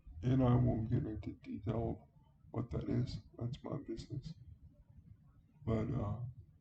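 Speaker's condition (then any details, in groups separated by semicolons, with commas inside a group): Cerebral palsy; speaks relatively well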